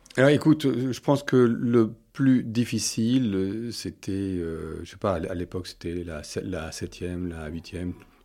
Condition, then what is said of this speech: Stuttering. Je suis une personne qui bégaye fluidement, d'accord Alors, quand quand je dis ça, c'est que je me considère comme